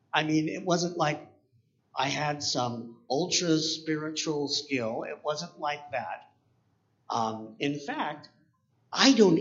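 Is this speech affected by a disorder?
Yes: cleft palate; congenital cleft palate, many painful oral surgeries from 3 months to 16 years, 10 years braces; 7 years of speech therapy, oral appliance once worn to help speak properly.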